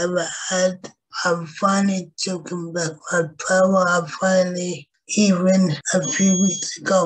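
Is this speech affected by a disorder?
Yes: cerebral palsy.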